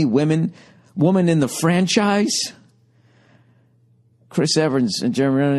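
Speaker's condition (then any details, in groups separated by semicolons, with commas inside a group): No condition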